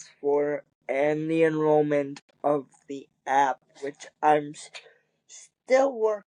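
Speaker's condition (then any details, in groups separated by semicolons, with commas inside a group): Cerebral palsy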